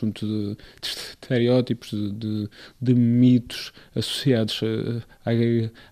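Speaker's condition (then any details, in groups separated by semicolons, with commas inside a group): Stuttering; copes by accepting the stutter and focusing on content when speaking publicly; stutters throughout interview, stutter not treated as a limitation in public speaking; frequent whole-word and part-word repetitions, fillers like uh, hum, self-corrections; repeated words, prolonged sounds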